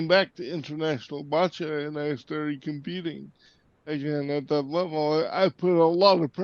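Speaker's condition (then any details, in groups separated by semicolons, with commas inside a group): Cerebral palsy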